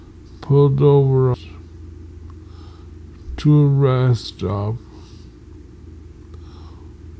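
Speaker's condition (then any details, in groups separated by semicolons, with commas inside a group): Multiple sclerosis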